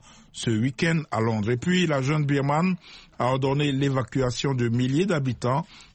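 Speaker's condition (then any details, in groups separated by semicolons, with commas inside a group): No condition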